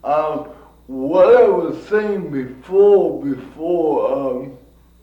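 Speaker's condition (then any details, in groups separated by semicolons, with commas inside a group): Cerebral palsy; from birth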